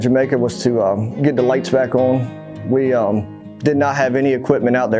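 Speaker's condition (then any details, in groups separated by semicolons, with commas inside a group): No condition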